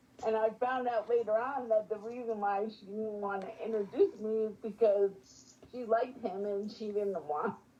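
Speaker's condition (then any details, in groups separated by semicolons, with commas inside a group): Spastic quadriplegic cerebral palsy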